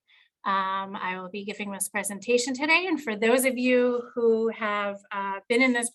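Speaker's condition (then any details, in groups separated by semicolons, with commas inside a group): No condition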